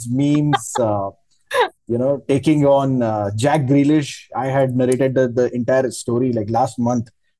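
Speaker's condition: No condition

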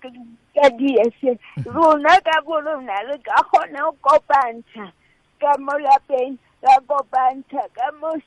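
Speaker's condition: Cerebral palsy; since childhood

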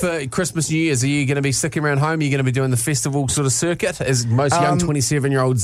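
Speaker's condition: No condition

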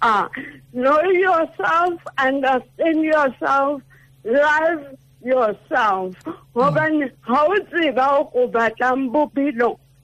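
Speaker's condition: Cerebral palsy; affects speech

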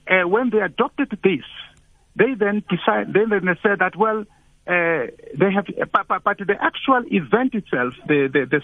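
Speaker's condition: No condition

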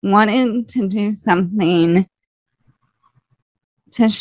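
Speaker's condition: ALS, slow progressing

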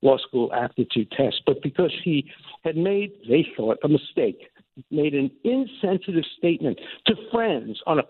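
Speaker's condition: No condition

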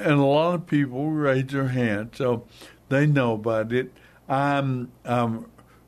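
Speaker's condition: Hemorrhagic stroke, hemorrhagic, basal ganglia

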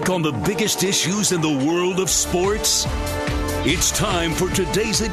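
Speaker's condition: No condition

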